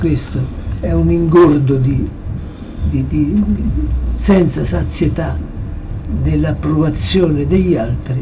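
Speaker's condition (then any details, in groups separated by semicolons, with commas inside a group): Parkinson's disease; approaching final stage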